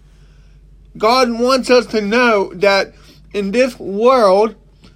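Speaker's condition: Cerebral palsy; possibly lifelong

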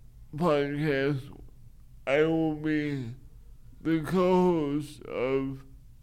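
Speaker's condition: Cerebral palsy; wheelchair user 99.9% of the time

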